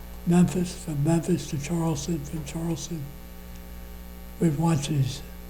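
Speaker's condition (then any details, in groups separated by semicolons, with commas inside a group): Parkinson's disease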